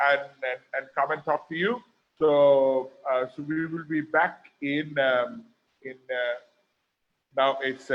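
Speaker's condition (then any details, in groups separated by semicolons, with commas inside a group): No condition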